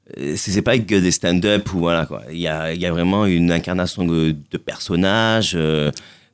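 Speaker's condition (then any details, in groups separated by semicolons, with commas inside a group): Stuttering; lifelong mild stutter, uncle stutters severely, born without pelvis, half femurs missing, never operated, learned to walk; no stuttering heard on Vivre FM radio, fluent, Marseille accent; sometimes gets stuck on words, no stutter on stage at Alhambra or radio, better when positive; repeated sounds, repeated words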